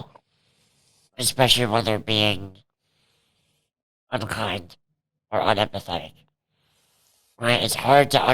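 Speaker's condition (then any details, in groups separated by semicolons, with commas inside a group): Cerebral palsy; present from birth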